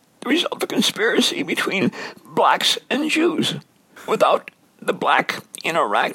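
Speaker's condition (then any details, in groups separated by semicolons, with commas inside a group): Dysphonia; onset during recording project, lost singing voice, steroid dose allowed finishing last 28 songs; raspy, sometimes squeaky, strained voice, lost ability to sing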